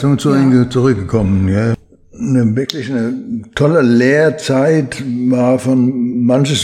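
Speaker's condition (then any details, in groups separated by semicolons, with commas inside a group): Parkinson's disease; slowed movements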